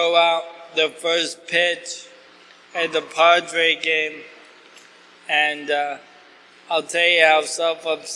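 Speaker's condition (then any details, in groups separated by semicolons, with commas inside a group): ALS; asked to talk slower, clearer, losing voice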